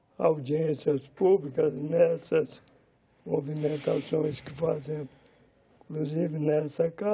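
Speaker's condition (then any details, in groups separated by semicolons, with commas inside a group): Amyotrophic lateral sclerosis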